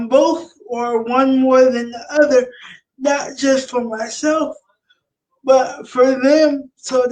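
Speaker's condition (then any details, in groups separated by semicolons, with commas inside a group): Cerebral palsy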